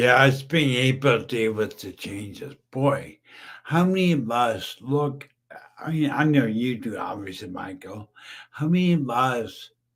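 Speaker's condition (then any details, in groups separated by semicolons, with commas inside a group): Brain injury; aneurysm stroke, cerebellum damaged, epilepsy; 15 years since stroke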